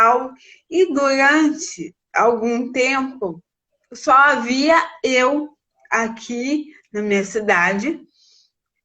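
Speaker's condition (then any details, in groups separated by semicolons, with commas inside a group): Cerebral palsy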